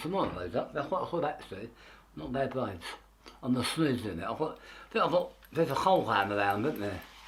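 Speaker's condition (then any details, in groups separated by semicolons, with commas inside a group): Tongue cancer; half tongue removed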